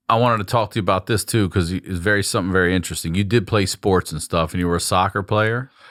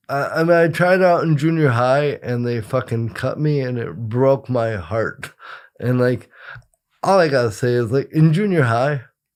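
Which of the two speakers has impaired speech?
The second: cerebral palsy; present from birth; plays soccer.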